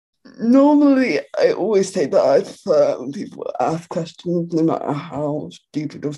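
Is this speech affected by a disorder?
Yes: quadriplegic cerebral palsy; present from birth, muscles move uncontrollably.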